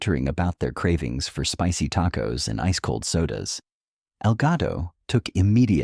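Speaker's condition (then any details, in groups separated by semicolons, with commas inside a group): No condition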